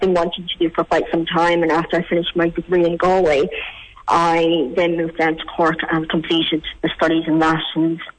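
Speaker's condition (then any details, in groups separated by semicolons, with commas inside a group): Cleft palate; congenital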